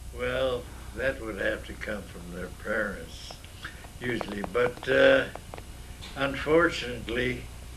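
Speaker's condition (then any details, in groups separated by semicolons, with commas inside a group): Myasthenia gravis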